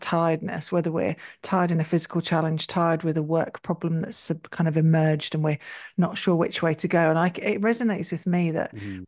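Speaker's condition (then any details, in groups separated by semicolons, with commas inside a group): No condition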